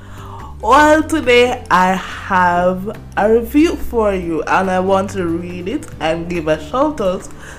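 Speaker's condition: Cerebral palsy

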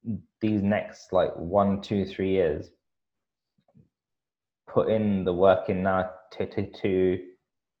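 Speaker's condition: Stutter; pauses a bit, blocks at certain points; repeated words, prolonged sounds

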